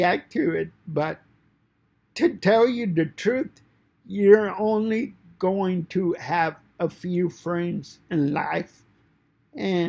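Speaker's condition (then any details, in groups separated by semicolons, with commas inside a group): Cerebral palsy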